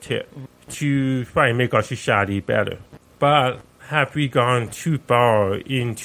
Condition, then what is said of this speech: Deafness. So I ... radio, I'll probably start off with my most obvious trait, my deaf accent.